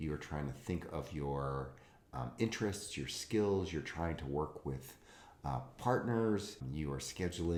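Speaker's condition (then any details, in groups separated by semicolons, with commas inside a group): No condition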